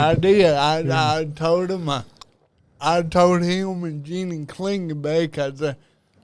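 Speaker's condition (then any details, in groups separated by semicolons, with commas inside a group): Cerebral palsy; diagnosed at about age two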